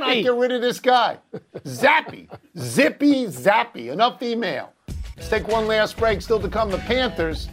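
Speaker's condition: No condition

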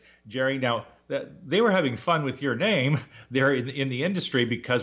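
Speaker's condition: No condition

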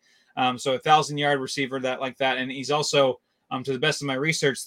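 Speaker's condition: No condition

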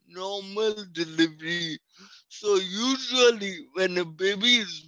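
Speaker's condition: Cerebral palsy; speech affected

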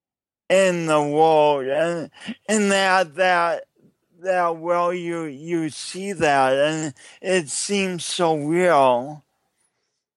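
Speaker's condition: Cerebral palsy; substantial coordination difficulties since childhood, speech impediment developed while growing

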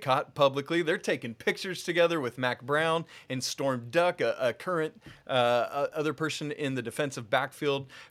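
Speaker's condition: No condition

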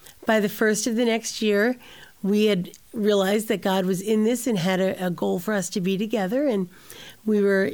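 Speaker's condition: No condition

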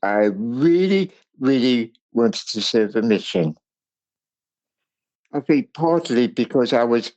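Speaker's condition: Cerebral palsy; speech impairment

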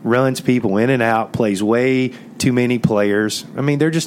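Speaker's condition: No condition

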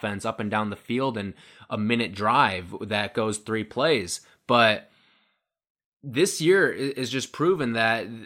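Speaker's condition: No condition

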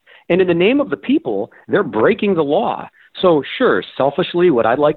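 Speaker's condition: No condition

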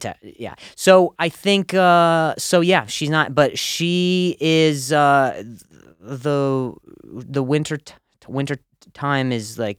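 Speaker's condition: Stutter, acquired neurogenic; lost motor skill function after sleeping on a softball concussion; about 10 years since onset, ongoing speech therapy and physical therapy; fears stuttering when talking to admired comics at the Comedy Store, eases with comfort; repeated sounds, repeated words, prolonged sounds

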